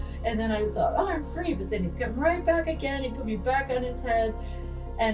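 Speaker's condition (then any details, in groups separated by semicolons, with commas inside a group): No condition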